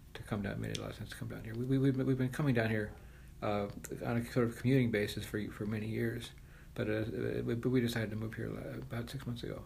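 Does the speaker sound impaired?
Yes: Parkinson's disease; Parkinson's disease for quite a while.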